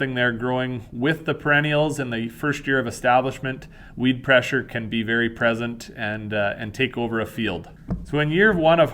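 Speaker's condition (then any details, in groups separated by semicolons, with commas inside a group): No condition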